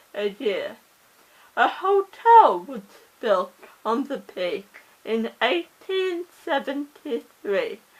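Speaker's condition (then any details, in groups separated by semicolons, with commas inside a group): Cerebral palsy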